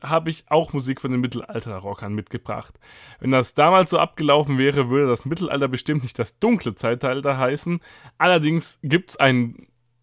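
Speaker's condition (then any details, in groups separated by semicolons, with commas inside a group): No condition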